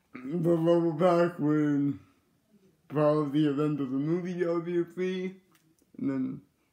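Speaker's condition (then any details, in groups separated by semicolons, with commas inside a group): Cerebral palsy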